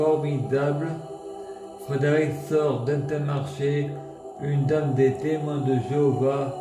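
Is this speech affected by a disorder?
Yes: multiple sclerosis.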